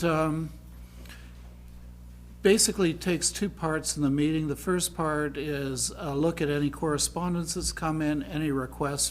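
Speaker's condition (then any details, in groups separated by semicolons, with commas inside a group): No condition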